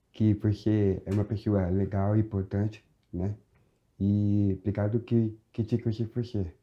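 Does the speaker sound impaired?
Yes: Down syndrome; trisomy 21, 47 chromosomes, present from birth, 26 years old.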